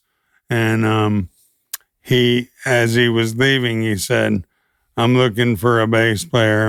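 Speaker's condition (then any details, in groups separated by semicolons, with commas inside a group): ALS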